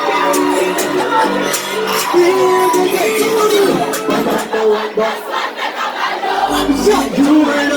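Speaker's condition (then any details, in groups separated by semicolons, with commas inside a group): No condition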